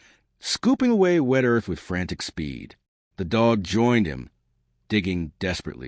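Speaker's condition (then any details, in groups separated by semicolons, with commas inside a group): No condition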